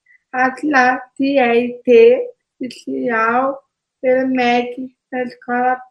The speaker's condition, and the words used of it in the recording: Down syndrome. Um podcast com a pessoa que tem dificuldade para falar.